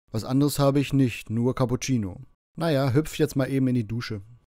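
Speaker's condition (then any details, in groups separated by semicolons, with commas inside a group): No condition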